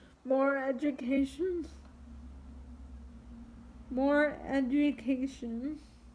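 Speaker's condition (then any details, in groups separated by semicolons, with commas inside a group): Triplegic cerebral palsy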